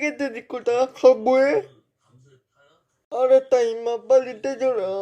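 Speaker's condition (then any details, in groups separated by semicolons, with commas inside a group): Brain lesion disability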